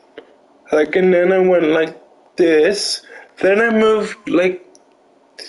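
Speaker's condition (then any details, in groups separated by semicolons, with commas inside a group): Cerebral palsy; limbs affected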